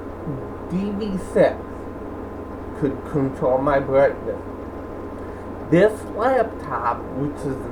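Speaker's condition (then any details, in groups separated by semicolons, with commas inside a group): Cerebral palsy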